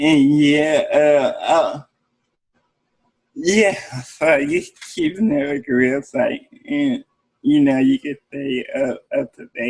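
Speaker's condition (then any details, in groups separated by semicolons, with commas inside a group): Cerebral palsy; from birth; speech therapy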